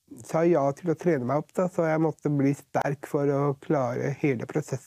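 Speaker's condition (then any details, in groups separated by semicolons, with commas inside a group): Down syndrome; present since birth; age 43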